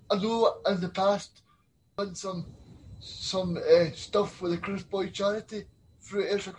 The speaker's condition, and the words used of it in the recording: Stuttering. I mean, me too, because I've got a stutter when I talk, and also I've got cerebral palsy, so I've a physical disability.